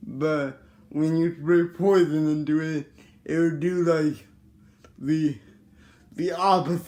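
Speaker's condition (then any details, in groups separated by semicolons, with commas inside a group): Cerebral palsy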